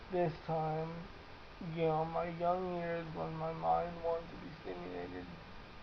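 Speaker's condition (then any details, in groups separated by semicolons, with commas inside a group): Cerebral palsy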